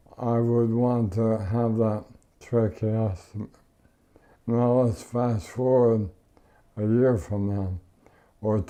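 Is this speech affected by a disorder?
Yes: ALS; losing respiratory function, mucus blocking airway.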